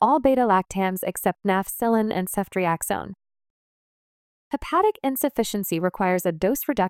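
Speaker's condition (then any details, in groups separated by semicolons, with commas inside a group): No condition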